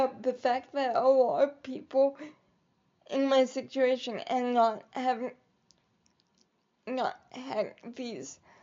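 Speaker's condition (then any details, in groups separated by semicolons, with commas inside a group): Cerebral palsy; able to articulate and speak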